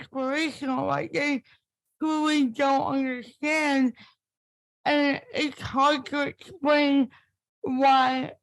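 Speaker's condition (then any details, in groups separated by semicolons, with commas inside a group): Spastic cerebral palsy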